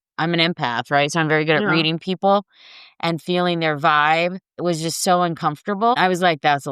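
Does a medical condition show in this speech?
No.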